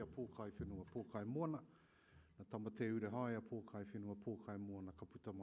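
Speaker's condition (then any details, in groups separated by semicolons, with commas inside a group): No condition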